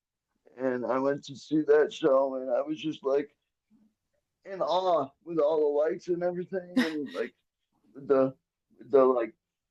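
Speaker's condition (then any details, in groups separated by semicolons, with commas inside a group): Cerebral palsy; quadriplegic from birth, brain injury from brain bleed at birth, arms and legs affected, cannot walk; relies on personal care attendants (PCAs) for getting around and daily care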